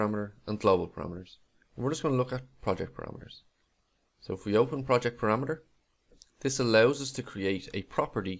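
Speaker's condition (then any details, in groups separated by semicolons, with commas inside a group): No condition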